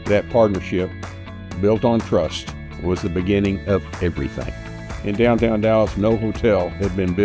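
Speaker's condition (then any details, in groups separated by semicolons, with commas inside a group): No condition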